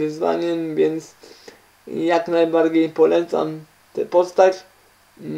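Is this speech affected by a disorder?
Yes: cerebral palsy; uses wheelchair.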